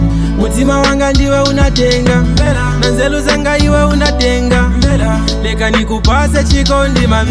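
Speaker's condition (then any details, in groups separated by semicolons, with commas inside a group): No condition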